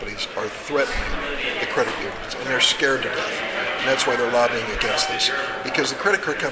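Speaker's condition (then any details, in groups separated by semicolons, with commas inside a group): No condition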